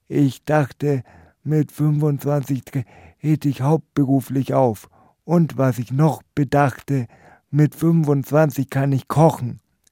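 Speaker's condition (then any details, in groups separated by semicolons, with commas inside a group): Spastic quadriplegia, tetraspastik; spastic quadriplegia affecting arms and legs, limited fine motor skills, unusual slow gait; stutters in first sentence, mistaken for drunk, improved by Kasseler Stottertherapie intensive course at about 17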